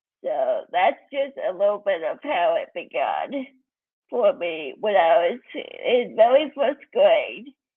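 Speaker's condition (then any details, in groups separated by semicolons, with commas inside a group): Cerebral palsy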